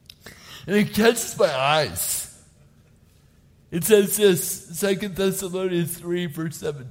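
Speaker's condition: Cerebral palsy; walking again after therapy, types instead of handwriting, gets tired

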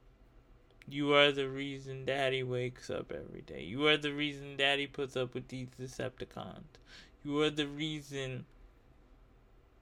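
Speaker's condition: Cerebral palsy; uses wheelchair

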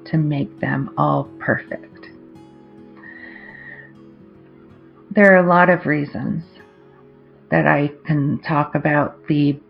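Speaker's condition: Aphasia after stroke; aphasia improving

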